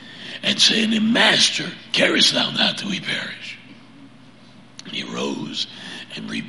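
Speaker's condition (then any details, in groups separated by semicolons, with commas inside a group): Laryngeal cancer; prior chemo and radiation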